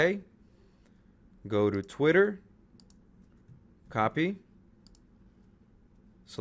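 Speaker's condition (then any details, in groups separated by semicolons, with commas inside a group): No condition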